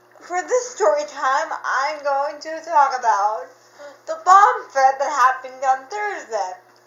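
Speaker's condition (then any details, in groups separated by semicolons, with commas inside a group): Cerebral palsy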